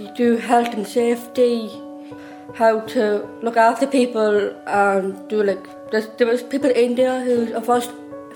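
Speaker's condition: Down syndrome; intellectual disability, age 20

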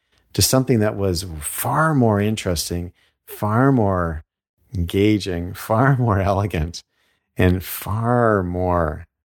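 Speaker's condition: No condition

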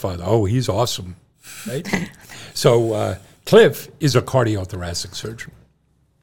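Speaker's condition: No condition

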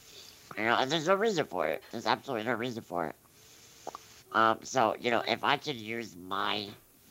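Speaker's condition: Muscular dystrophy; disability since childhood

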